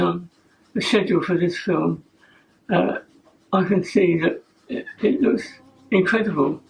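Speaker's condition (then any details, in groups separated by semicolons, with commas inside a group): Parkinson's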